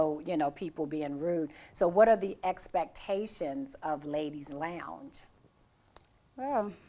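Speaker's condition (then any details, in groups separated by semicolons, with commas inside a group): No condition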